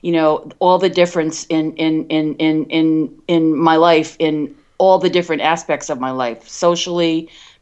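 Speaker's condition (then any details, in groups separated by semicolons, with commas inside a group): Stuttering; stuttering since childhood, onset around age five, covert into early 40s, hiding meant not talking; open about stuttering for about six years, considers self bivert; repetitions of whole words, part-words and phrases, Concerned, frequent um fillers; repeated words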